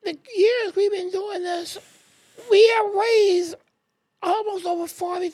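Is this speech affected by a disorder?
Yes: ALS; shoulder subluxation with drooping arms, intubated once for high CO2, needs help with self-care; wheelchair, trach changed by ENT, Charleston VA ALS clinic quarterly with speech therapist, sometimes hard breathing.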